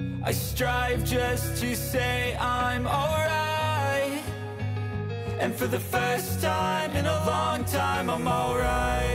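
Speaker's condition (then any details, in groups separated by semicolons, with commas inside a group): No condition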